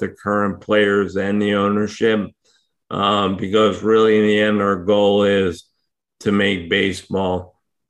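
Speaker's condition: ALS; difficulty speaking for long periods

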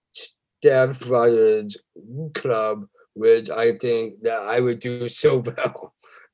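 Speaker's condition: Down syndrome

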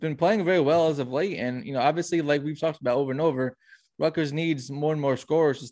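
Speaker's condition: No condition

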